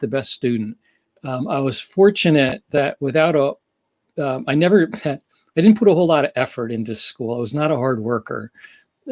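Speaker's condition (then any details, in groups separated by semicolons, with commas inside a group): No condition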